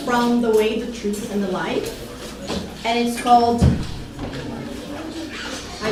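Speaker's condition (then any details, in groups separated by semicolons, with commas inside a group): No condition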